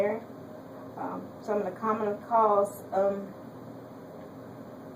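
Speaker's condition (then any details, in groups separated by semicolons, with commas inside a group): No condition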